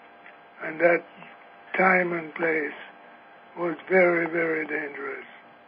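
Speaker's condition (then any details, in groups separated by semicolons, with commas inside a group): Parkinson's; severe Parkinson's, age 82, weak airflow, cannot sustain saxophone, flute or clarinet for whole gig; choppy, strain audible in voice, stressful to speak, may have difficulty speaking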